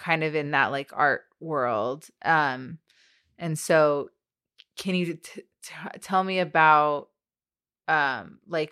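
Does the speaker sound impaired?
Yes: stuttering; stutter present in school years, more pronounced than acknowledged then; stays relaxed and even keeled to reduce stuttering risk; stuttering more likely when not relaxed; here repeated sounds, blocks.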